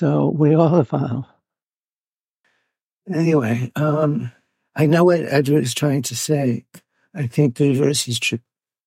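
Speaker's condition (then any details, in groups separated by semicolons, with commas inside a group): Parkinson's; neurological disorder, hidden from others in early stages, now openly shown; needs to move about while filmed; audio hard to capture at points, partly due to movement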